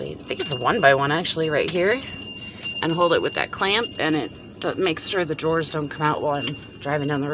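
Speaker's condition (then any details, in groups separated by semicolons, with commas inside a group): No condition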